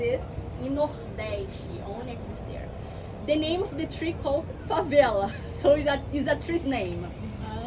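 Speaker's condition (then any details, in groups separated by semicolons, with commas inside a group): No condition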